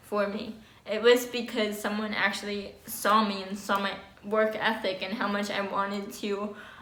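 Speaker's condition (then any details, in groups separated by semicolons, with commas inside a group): Cerebral palsy, mild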